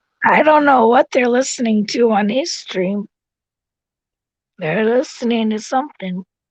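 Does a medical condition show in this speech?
Yes: cerebral palsy; tracheotomy.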